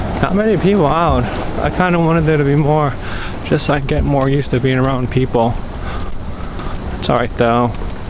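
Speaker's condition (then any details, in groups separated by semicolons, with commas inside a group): No condition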